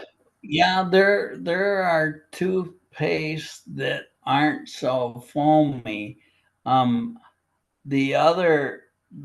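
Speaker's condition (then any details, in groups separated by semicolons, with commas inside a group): Primary lateral sclerosis, bulbar onset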